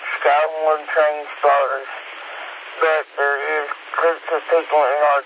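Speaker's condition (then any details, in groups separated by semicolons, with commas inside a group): Speech impediment; some phonetic words hard to get off tongue, whiskey zulu hard, hotel alpha november easier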